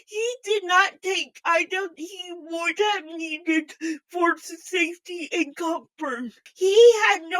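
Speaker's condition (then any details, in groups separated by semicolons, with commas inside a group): Physical speech impairment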